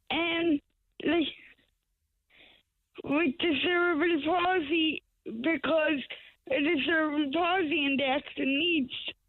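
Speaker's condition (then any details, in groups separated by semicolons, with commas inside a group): Cerebral palsy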